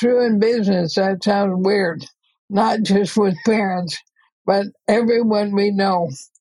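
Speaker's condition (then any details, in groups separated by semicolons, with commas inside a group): ALS; progressive, expects to die within couple of years, breathing affected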